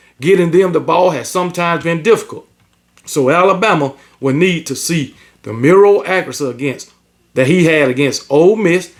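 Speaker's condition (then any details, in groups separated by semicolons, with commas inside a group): No condition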